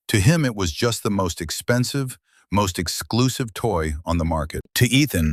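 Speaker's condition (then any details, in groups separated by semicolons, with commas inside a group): No condition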